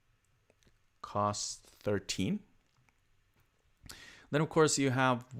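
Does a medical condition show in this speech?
No.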